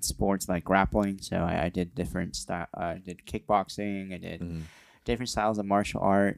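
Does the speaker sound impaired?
Yes: cleft lip and palate.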